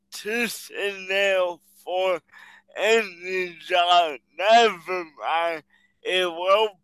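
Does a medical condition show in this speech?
Yes: cerebral palsy.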